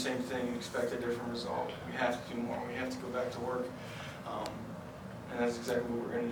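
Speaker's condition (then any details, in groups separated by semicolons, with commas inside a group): No condition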